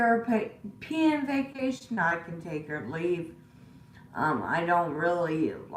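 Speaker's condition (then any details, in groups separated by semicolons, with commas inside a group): Disability causing slurred speech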